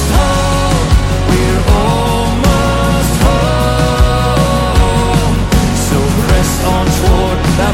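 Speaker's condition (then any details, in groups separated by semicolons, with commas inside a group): No condition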